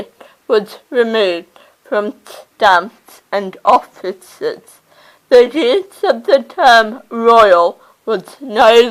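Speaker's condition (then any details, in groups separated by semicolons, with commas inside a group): Cerebral palsy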